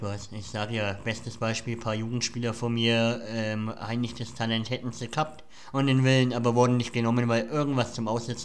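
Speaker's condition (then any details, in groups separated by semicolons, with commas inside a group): Cleft palate; cleft palate present since childhood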